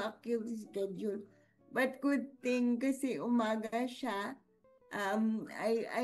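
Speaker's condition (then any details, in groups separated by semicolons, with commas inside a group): Cerebral palsy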